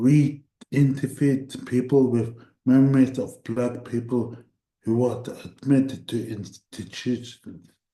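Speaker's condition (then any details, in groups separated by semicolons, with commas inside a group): Cerebral palsy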